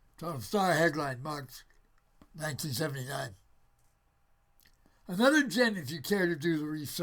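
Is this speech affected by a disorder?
Yes: Parkinson's.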